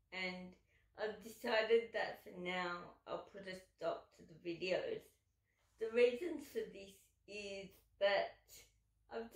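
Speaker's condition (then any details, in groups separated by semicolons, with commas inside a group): Cerebral palsy, dystonic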